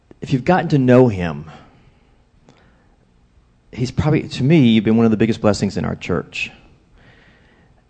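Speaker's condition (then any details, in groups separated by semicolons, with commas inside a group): No condition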